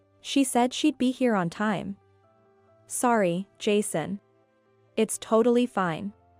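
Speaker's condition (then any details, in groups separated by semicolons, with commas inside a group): No condition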